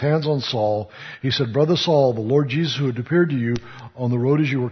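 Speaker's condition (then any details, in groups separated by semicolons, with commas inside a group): No condition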